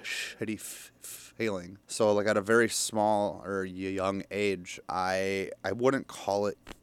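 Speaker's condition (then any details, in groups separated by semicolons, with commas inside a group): Stutter; stutter since young childhood, speech help stopped around age 11 or 12, therapy, 12-step programs, now sober; still stutters, public speaking still hard, sounded fluent on air, feels safe in studio; stutters on f of furniture mover, no stutter when drunk, cares less when feeling safe; repeated sounds, prolonged sounds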